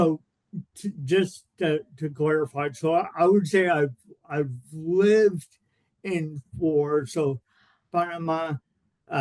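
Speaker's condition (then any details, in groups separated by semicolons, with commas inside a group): Cerebral palsy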